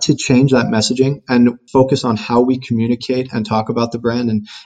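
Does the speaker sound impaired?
No.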